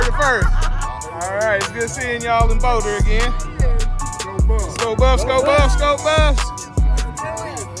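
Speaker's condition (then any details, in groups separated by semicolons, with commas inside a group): No condition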